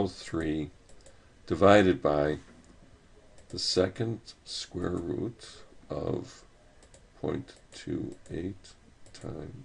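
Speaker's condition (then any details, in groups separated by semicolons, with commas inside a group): No condition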